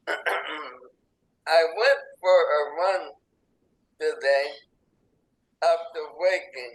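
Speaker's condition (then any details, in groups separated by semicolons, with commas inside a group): ALS; burning in lungs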